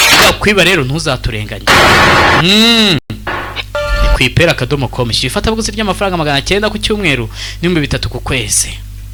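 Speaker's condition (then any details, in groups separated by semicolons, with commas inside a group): No condition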